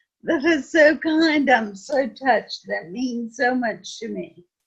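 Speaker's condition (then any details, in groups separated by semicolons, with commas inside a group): Friedreich's ataxia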